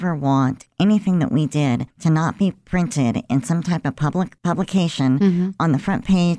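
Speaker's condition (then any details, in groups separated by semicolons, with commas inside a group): Cleft lip and palate; present since birth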